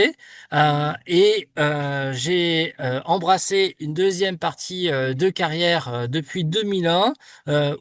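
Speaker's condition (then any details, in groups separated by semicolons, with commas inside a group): No condition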